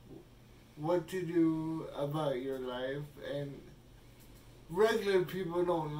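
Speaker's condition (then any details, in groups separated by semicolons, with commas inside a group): Cerebral palsy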